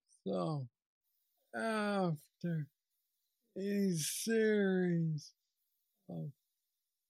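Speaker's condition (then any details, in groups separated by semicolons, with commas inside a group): Parkinson's disease; about 9 years since diagnosis, most aggressive form, still progressing, no plateau, mobility struggles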